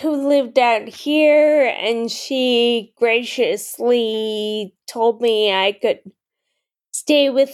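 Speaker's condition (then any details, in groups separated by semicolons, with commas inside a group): Friedreich's ataxia; some speech issues, less pronounced than in others with Friedreich's ataxia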